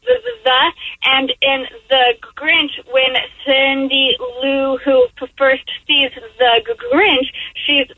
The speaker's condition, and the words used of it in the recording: Stuttering. I wasn't sure if you guys would be willing to talk to me, so I appreciate you letting me take my time and be patient with my stutter.